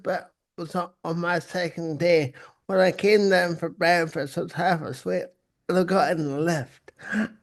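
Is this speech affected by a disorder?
Yes: cerebral palsy.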